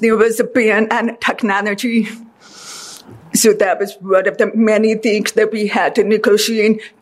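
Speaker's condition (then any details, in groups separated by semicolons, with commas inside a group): Deafness; deaf since childhood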